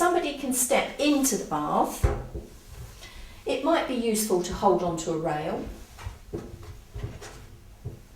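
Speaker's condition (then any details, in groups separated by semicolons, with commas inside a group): No condition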